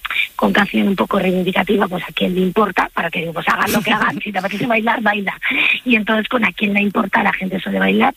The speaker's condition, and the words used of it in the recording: Vocal nodules. Buenos días, disculpad la voz, parece mentira que cante.